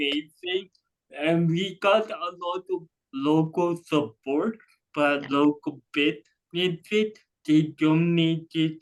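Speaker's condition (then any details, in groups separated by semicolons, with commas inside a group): Cerebral palsy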